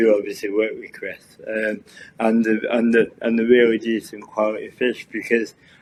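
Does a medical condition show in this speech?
Yes: cerebral palsy.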